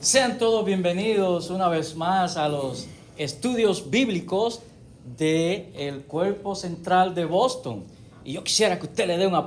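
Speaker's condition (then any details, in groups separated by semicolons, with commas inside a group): No condition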